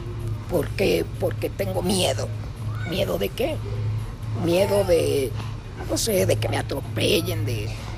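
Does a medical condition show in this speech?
Yes: laryngectomy after throat cancer, esophageal speech; throat or thyroid cancer invading throat at age 26, surgically removed with thyroid, about 16 years since; speaks with voz serismofónica, voice jokingly called sexy; had to relearn to speak with voz serismofónica after surgery.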